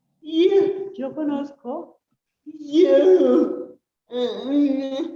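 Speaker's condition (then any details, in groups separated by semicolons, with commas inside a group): Cerebral palsy; since birth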